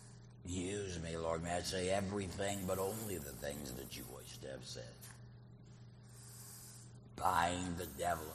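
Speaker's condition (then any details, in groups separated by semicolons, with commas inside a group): Laryngectomy, voice prosthesis; like a kazoo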